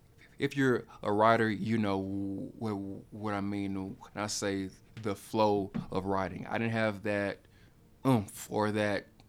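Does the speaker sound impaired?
Yes: stuttering; only stutterer on either mother's or father's side of family; still stutters; stutters when talking, speech problem audible, cannot be hidden when speaking; here repeated sounds.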